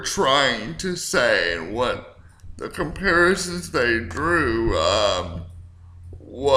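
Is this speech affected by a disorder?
Yes: cerebral palsy; speaks slower at times.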